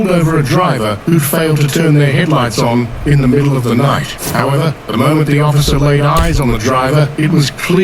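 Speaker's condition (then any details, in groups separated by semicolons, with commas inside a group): No condition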